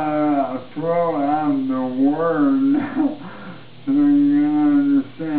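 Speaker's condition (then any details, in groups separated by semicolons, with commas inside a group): ALS; voice changed dramatically, short of breath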